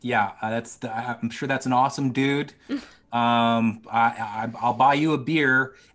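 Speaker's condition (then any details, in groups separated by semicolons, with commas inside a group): Stuttering; described as a personal characteristic, occurs sometimes; viewer noted stuttering and stammering during debate; especially when heated; repeated sounds, repeated words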